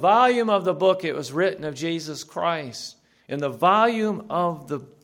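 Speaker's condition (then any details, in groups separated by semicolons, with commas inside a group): No condition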